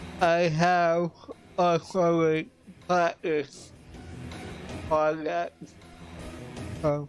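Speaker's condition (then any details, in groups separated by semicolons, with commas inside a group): Cerebral palsy; affects voice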